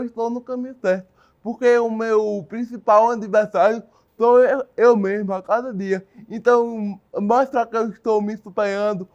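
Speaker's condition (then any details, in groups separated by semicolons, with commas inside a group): Cerebral palsy; from birth, lack of oxygen, non-progressive, motor only, wheelchair user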